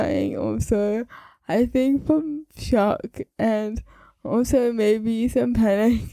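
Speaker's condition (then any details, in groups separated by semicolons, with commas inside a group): Cerebral palsy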